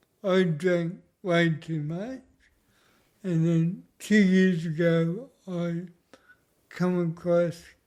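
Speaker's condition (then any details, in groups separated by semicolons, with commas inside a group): Cerebral palsy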